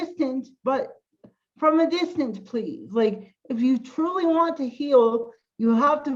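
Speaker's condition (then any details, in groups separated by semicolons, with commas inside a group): Cerebral palsy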